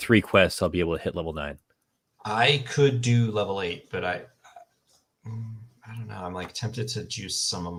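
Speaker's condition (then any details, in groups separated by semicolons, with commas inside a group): No condition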